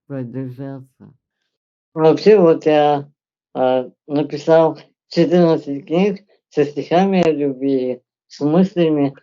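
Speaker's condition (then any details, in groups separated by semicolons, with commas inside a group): Spinal muscular atrophy; progressive motor neuron loss, progressive loss of movement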